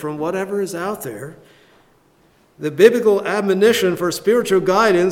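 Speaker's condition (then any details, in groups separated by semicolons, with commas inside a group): No condition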